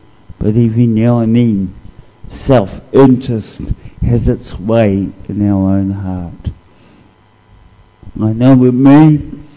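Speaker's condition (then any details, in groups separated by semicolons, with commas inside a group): Cerebral palsy; discovered at age 2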